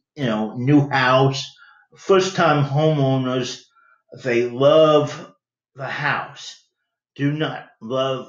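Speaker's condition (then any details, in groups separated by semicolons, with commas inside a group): Cerebral palsy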